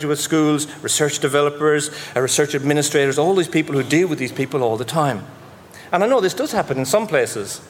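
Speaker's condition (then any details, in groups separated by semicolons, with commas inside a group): No condition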